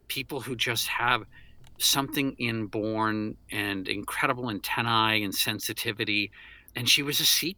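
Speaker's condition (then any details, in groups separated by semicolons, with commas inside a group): No condition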